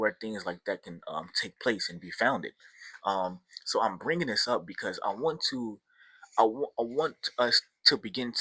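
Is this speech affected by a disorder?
No.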